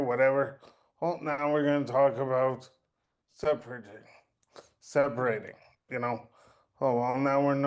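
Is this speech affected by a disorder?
Yes: cerebral palsy.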